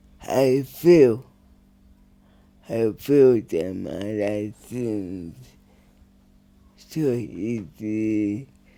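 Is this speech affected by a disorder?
Yes: cerebral palsy; brain damage, lifelong; 32 years since birth.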